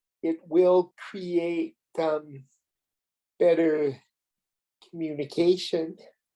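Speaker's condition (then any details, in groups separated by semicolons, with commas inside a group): Cerebral palsy; premature birth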